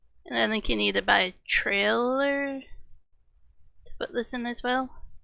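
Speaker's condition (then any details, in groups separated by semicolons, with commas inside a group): No condition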